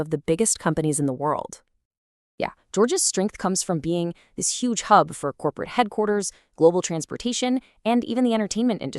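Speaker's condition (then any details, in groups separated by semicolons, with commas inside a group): No condition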